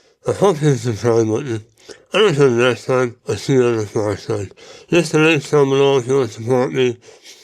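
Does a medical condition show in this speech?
Yes: mouth cancer surgery.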